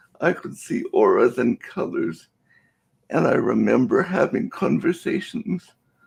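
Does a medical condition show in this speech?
Yes: cerebral palsy.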